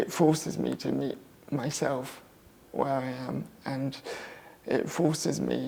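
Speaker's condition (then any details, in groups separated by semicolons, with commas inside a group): Cerebral palsy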